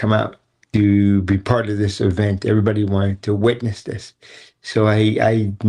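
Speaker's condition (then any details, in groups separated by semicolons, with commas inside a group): Cerebral palsy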